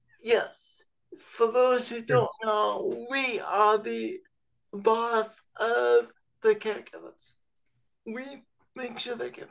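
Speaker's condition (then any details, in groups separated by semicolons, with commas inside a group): Cerebral palsy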